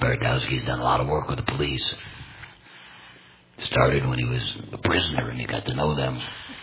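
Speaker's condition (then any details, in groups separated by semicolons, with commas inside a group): Total laryngectomy, complete laryngectomy, voice prosthesis; speaks through voice prosthesis, may cough while speaking, microphone setup worked out for him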